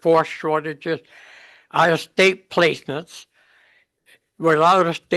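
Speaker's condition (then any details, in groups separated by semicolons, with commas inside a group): Brain injury; anoxic injury, stroke, later traumatic brain injury; qualifies for in-home care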